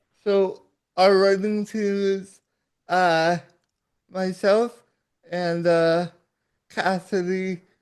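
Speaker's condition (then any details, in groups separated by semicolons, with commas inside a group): Cerebral palsy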